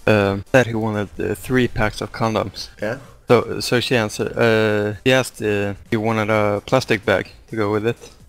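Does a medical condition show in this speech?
No.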